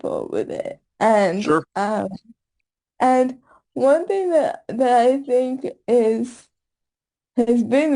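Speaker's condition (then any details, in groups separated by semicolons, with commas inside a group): Cerebral palsy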